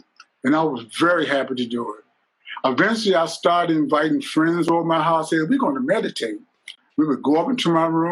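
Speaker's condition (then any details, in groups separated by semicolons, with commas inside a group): No condition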